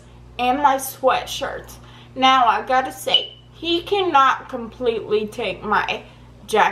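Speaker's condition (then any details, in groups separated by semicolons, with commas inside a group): Cerebral palsy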